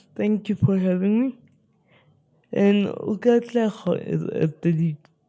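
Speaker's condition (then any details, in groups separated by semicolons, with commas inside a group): Spastic cerebral palsy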